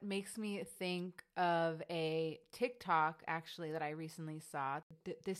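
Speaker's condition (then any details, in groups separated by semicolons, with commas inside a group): No condition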